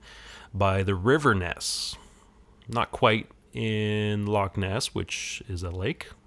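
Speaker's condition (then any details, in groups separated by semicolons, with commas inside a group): No condition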